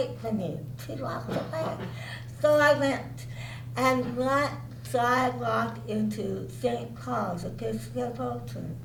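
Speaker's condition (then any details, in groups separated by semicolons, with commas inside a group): Cerebral palsy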